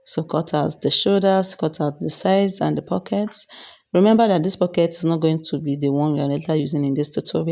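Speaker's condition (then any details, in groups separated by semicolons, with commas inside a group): No condition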